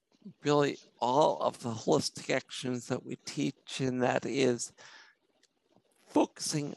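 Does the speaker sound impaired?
Yes: spinocerebellar ataxia; self-experimenting on own symptoms.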